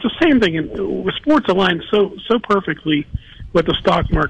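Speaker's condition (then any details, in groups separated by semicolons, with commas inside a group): No condition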